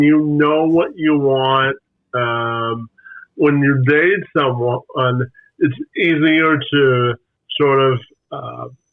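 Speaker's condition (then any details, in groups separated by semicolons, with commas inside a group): Spastic quadriplegic cerebral palsy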